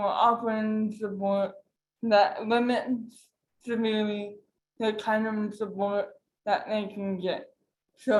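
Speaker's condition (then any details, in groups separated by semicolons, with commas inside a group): Cerebral palsy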